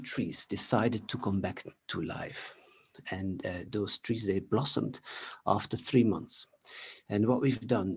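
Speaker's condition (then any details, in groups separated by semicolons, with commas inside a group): No condition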